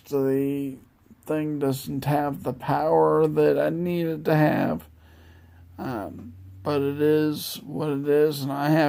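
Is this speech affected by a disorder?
Yes: multiple sclerosis; wheelchair.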